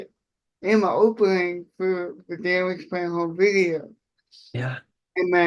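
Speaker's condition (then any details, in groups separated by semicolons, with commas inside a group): Cerebral palsy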